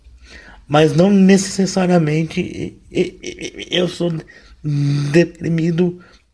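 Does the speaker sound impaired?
Yes: cerebral palsy, mild; wheelchair user, motor function affected; voice mildly affected, occasional voice breaks.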